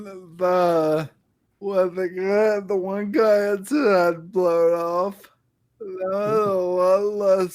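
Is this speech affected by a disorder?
Yes: Friedreich's ataxia.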